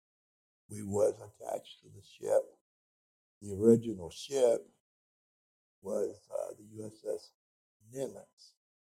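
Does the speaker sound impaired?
Yes: speech impediment.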